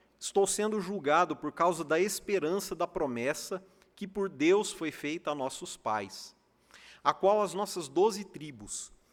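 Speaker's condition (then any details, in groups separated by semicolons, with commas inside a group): No condition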